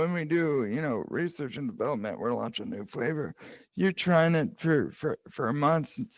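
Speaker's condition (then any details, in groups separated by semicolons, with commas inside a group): Cerebral palsy; present from birth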